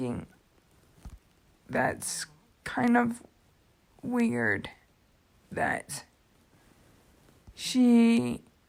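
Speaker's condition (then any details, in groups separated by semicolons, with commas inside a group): Cerebral palsy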